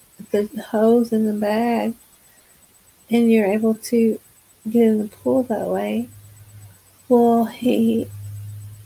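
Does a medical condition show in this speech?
Yes: multiple system atrophy; parkinsonian type (msa-p), first thought Parkinson's, began with tripping over feet, degenerative, no cure, suprapubic catheter; respiratory system affected, stopped breathing during catheter complication.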